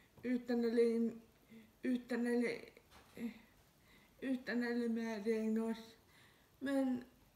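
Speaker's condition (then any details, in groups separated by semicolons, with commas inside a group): Dyskinetic cerebral palsy, severe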